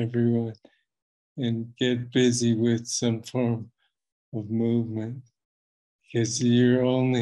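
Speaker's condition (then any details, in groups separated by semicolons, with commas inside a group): Parkinson's disease; DBS implant, tremor originally main symptom; voice is a weak point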